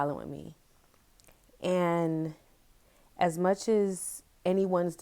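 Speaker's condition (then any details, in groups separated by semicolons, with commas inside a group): No condition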